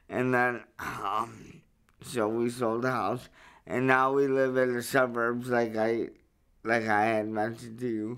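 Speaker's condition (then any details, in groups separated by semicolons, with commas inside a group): Cerebral palsy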